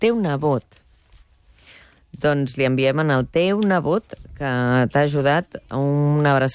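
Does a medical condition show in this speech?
No.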